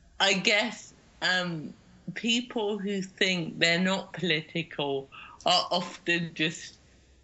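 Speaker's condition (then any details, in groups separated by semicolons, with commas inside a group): Cerebral palsy; cerebral palsy since childhood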